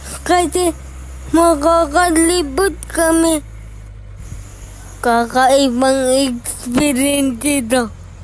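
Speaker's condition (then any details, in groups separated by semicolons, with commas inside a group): Cerebral palsy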